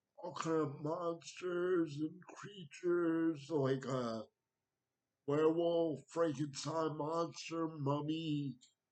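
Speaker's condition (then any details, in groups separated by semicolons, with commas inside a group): Cerebral palsy; wheelchair, needs transfer help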